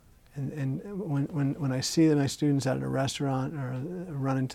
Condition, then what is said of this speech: Parkinson's disease. Actually found that if I drink ice water, it kills my vocal cords.